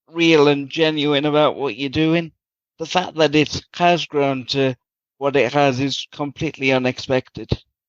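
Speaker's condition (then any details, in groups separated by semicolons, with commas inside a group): Cerebral palsy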